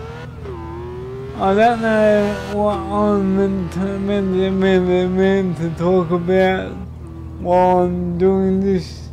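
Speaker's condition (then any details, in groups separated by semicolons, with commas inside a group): Cerebral palsy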